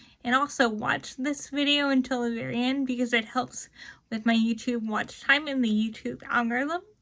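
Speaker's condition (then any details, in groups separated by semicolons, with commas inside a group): Cerebral palsy; from birth, corpus callosum involved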